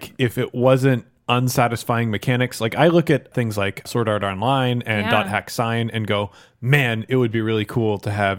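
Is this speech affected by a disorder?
No.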